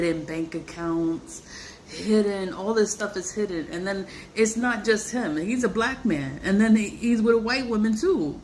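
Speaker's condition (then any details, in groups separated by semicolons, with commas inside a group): No condition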